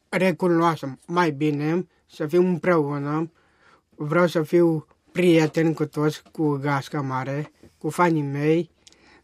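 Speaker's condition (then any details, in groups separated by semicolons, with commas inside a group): Down syndrome; adult man, 33 years old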